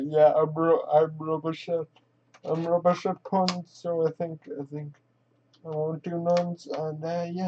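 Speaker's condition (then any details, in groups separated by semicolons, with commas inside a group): Quadriplegic cerebral palsy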